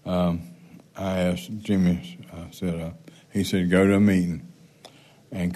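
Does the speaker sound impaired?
Yes: Parkinson's; unsteady standing with risk of falling.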